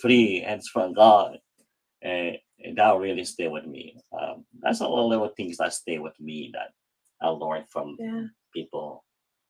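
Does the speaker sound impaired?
Yes: cleft palate; cleft palate since childhood, speech practiced for many hours at home over years; hard to speak growing up, could not say every word even in high school, mocked for speech.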